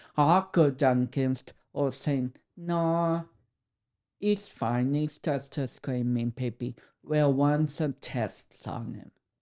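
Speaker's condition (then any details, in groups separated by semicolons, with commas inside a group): Cerebral palsy; affects speech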